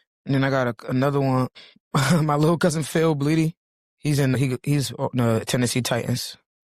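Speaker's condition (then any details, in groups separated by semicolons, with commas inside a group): No condition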